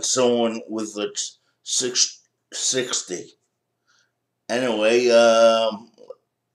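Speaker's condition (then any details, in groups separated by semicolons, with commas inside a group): Cerebral palsy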